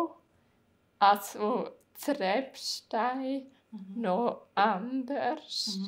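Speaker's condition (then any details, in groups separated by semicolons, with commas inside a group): Multiple sclerosis; autoimmune disease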